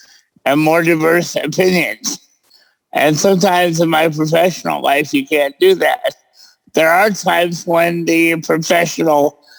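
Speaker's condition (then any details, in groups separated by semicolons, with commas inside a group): Cerebral palsy; present since birth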